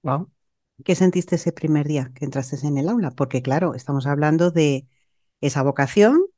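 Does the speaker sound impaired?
No.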